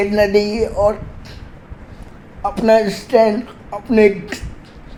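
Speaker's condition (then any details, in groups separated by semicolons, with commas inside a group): Cerebral palsy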